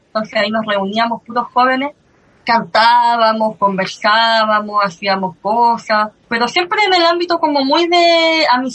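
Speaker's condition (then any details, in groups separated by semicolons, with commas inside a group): Cleft lip and palate; since early childhood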